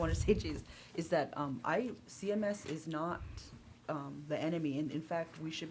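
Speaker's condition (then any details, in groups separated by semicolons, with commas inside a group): No condition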